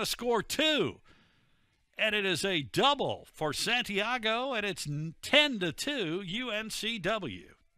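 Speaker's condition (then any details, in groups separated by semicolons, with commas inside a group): No condition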